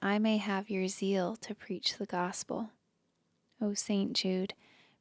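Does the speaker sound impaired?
No.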